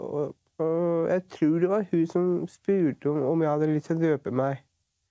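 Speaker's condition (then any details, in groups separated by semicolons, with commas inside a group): Down syndrome; present since birth; age 43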